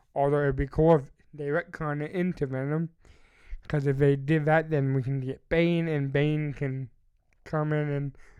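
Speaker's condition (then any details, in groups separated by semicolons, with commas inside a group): Cerebral palsy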